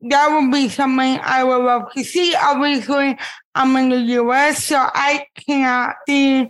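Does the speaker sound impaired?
Yes: cerebral palsy; ambulatory, uses a wheelchair; impaired speech.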